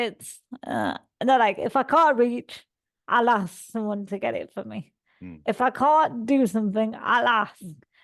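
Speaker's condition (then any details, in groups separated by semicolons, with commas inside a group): Cerebral palsy; all four limbs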